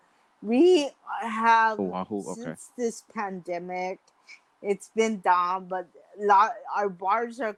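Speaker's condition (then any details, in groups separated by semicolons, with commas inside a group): Mild cerebral palsy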